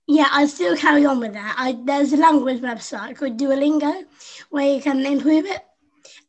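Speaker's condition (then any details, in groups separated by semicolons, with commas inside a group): Down syndrome; adult woman, 25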